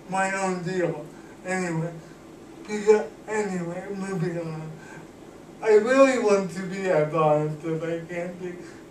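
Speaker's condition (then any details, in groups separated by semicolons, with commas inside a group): Cerebral palsy; cannot walk, uses wheelchair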